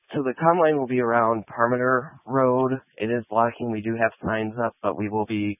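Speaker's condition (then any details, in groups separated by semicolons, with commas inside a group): No condition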